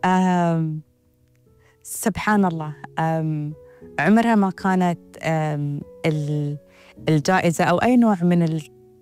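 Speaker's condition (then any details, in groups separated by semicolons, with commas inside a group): Stuttering; hereditary stuttering, ongoing; repeated whole words, e.g. 'that I' said four times; repeated sounds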